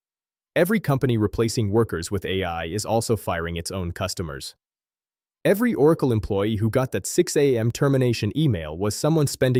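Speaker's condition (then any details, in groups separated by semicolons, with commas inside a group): No condition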